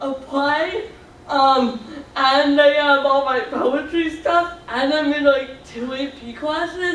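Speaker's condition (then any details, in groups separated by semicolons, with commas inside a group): Cerebral palsy; speech slightly off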